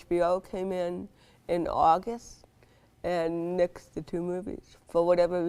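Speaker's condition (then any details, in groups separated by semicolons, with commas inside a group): Cerebral palsy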